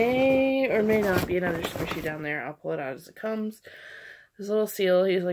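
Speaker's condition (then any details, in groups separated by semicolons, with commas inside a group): No condition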